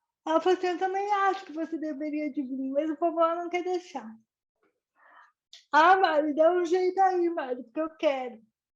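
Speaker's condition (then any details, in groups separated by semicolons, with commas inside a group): Cerebral palsy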